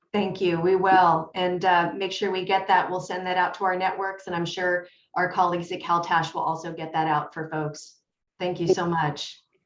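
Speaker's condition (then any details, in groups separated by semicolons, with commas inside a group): No condition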